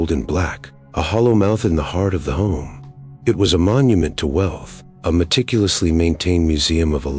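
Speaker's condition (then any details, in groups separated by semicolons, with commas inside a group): No condition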